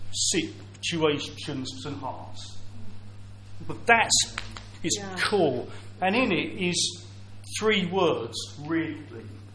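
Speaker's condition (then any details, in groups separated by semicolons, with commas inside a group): Stammer; prolonged sounds, blocks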